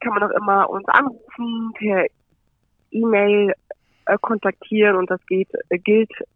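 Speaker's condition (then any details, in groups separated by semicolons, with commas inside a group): Stuttering; persistent stuttering with fluent and harder phases, joined Stotterer Selbsthilfe relatively early; currently fairly fluent phase, audible on phone call; always present, sometimes hits limits, takes longer, more with group speaking, English online seminars hardest; repeated sounds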